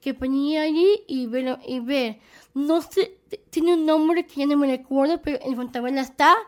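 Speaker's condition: Down syndrome; present from birth

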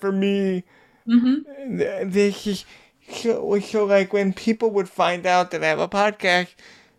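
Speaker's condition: Lisp; sometimes very prominent in recordings

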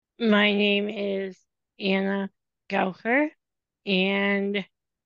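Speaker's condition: Spinal muscular atrophy; depends on caregivers

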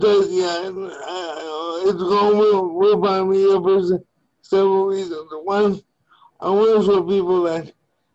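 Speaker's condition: Cerebral palsy; limbs affected, wheelchair user

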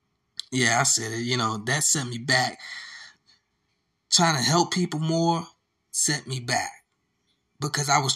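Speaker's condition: No condition

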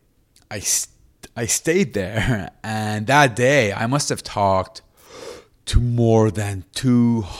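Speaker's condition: Stutter; stutter since starting to speak, long severe and uncontrolled, earlier speech therapy in Lebanon ineffective; chest breathing technique from speech therapy program in England at 17, over a decade ago; still stutters, deep breath every few words, singing-like breathing, control needs constant work; repeated sounds, blocks

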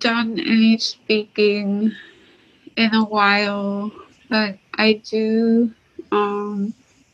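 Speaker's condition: Tracheostomy; facial disfigurement from gunshot wound in suicide attempt at 16, mask worn over 20 years; still has tracheostomy tube, makes running very difficult, once ice plug in tube mid-run

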